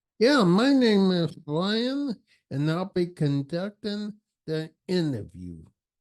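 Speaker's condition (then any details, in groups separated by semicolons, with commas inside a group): Cerebral palsy; from birth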